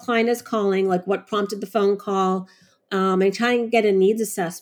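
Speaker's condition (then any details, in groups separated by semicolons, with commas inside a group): No condition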